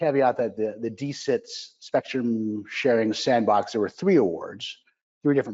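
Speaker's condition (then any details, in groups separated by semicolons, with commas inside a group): No condition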